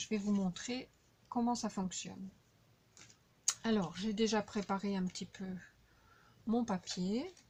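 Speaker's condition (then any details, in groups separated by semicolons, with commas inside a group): No condition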